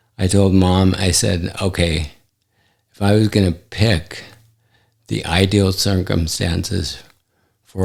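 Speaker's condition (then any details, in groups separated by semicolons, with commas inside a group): ALS; affects hand function; recently diagnosed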